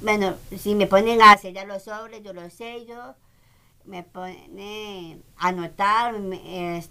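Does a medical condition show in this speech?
Yes: Down syndrome.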